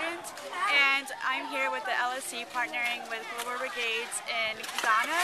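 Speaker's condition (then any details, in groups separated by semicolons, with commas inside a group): No condition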